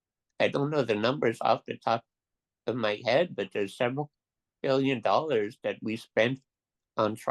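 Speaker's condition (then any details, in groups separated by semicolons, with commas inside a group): Duchenne muscular dystrophy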